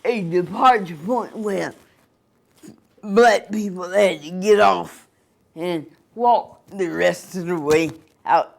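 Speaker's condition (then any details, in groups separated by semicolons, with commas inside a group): Cerebral palsy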